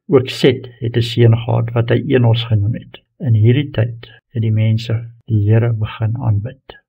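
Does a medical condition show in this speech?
No.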